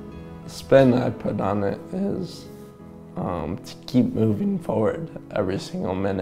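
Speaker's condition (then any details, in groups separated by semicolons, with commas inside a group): Friedreich's ataxia; progressive, loss of feeling in legs and arms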